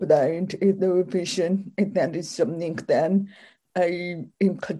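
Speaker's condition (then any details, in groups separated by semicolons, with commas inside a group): Deafness; speaks for self, also uses sign language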